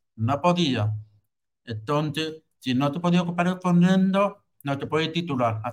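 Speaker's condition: Hearing loss with cochlear implant; congenital hearing loss, cochlea dead, cochlear implant surgery, implant electrically stimulates cochlea

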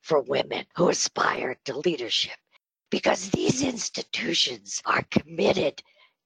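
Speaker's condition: Spasmodic dysphonia; on Botox treatment

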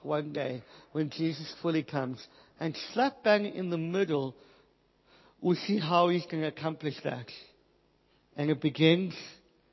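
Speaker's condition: Cleft palate, Pierre Robin syndrome; congenital cleft palate, still struggles quite severely

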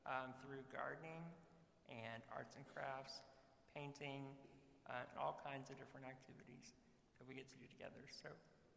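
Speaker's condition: Muscular dystrophy; muscular dystrophy diagnosed at age 5

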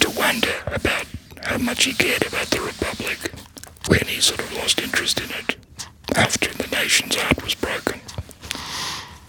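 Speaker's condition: Laryngectomy, voice prosthesis

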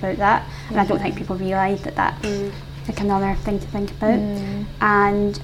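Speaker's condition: Isolated cleft palate; noticeable speech difference, bar staff often not understanding, partner first took it for accent, sometimes exaggerated at cleft events

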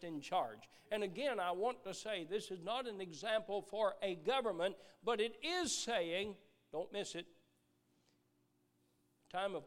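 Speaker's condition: No condition

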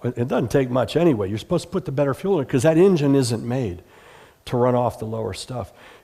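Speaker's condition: No condition

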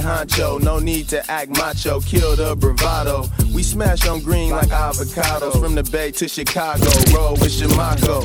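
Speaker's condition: No condition

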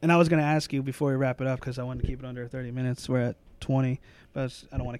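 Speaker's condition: No condition

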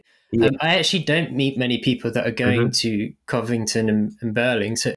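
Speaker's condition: No condition

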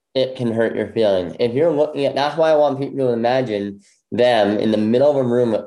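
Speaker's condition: Bilateral cleft lip; left hearing loss

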